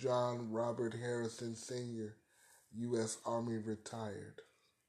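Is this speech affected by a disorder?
Yes: cerebral palsy; arthritis.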